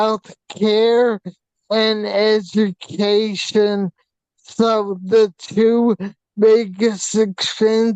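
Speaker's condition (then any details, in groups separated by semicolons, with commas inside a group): Hydrocephalus with shunt failure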